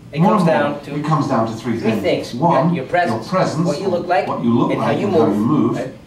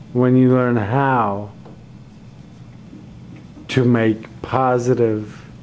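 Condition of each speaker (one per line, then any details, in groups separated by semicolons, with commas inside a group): No condition
Traumatic brain injury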